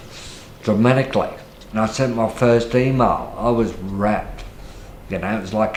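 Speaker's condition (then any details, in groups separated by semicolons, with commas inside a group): Multiple sclerosis; wheelchair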